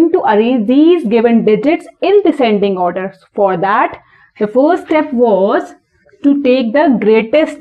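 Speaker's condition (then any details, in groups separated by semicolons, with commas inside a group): No condition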